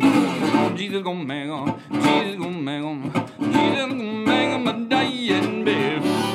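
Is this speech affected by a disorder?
No.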